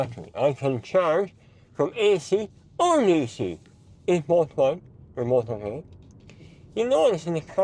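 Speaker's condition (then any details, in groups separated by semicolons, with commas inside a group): Mouth cancer; speech changed by cancer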